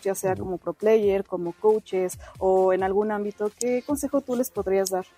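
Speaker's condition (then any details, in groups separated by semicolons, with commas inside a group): No condition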